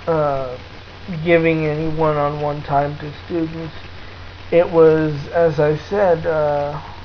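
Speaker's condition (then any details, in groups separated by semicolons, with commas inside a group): Cerebral palsy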